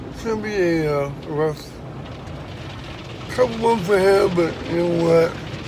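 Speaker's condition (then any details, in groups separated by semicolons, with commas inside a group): Dystonia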